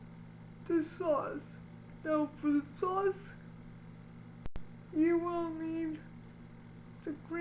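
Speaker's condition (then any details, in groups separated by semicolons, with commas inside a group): Cerebral palsy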